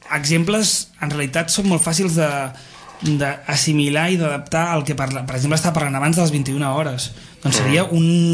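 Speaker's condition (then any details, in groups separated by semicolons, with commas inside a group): No condition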